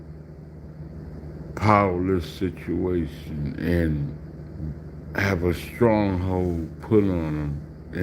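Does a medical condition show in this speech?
Yes: slurred speech.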